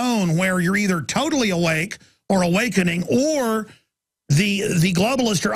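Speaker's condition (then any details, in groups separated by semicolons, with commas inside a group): No condition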